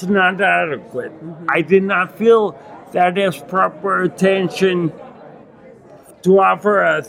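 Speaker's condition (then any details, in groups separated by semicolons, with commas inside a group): Acquired ataxia with dysarthria, acquired; Lance-Adams syndrome; told no cure or medication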